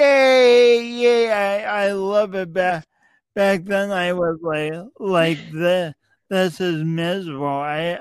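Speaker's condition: Cerebral palsy; speech impediment evident tonight

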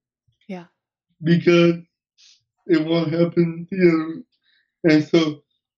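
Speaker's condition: Cerebral palsy; hearing intact

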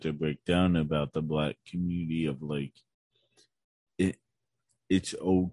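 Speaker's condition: Cerebral palsy; tight muscles

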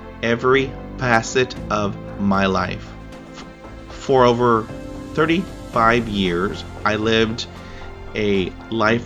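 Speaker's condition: Stutter; stuttering from first grade through 12th grade, college and graduate school, over 35 years; audible part-word repetitions while speaking; could not say own name when young; blocks

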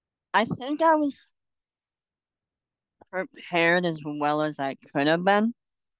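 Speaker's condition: Cleft lip and palate; congenital

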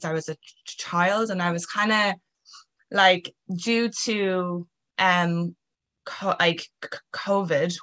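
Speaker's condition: Stuttering; onset at age 3, inherited from mother who also stutters, more covertly; age 23, in and out of speech therapy, many therapists, not currently attending; more severe than mother's; prolonged sounds, blocks

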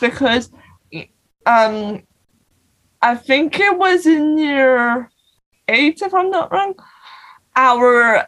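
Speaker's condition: Cerebral palsy; non-progressive

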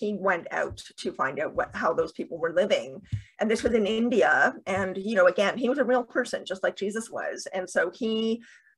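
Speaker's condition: Deafness with cochlear implants

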